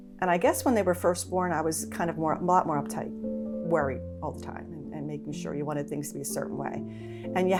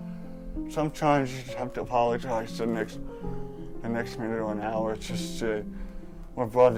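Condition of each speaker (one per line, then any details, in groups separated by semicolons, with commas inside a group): No condition
Cerebral palsy; from birth, motor impairment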